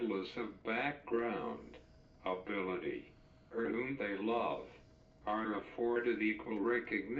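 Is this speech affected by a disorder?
Yes: cerebral palsy; uses wheelchair.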